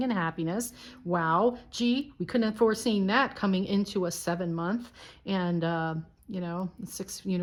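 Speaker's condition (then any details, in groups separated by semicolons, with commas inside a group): No condition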